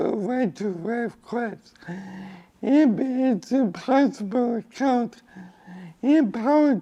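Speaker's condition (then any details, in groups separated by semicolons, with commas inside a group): Cerebral palsy; from birth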